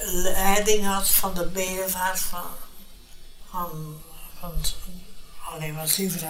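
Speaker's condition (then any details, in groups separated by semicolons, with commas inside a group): Brain hemorrhage; unable to speak afterwards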